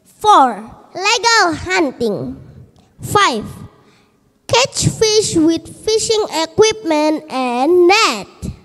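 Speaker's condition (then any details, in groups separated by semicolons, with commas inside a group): No condition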